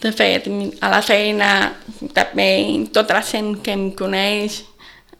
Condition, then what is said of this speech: Deafness. Doncs queda clar, però jo crec que l'entendrem perfectament.